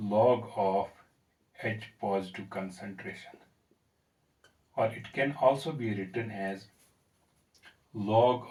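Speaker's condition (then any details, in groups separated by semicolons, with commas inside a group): No condition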